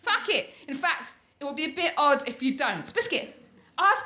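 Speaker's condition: Tourette's syndrome; neurological, uncontrollable motor and vocal tics, wheelchair user, cannot stand; frequent shouted vocal tics, involuntary swearing, random phrases, cannot stay on script

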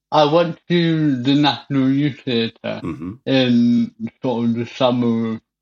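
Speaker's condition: Cerebral palsy; wheelchair

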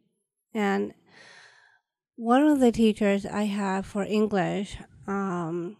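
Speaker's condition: Down syndrome; known since infancy

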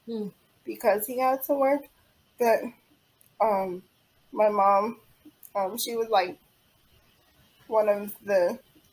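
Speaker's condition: Cerebral palsy; needs help with most daily living activities

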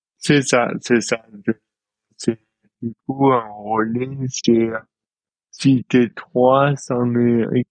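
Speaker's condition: Dystonia; present since birth

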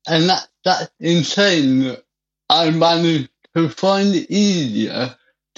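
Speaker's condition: Cerebral palsy; wheelchair

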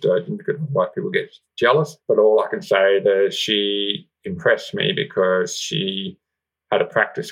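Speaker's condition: Profound deafness, congenital, severe profound hearing loss; profound deafness since birth, cochlear implant in worse ear

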